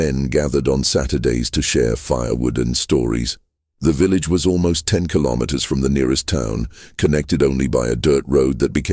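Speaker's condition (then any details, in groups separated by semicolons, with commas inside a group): No condition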